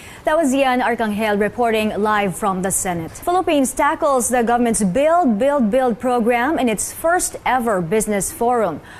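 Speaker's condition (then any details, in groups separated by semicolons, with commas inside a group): No condition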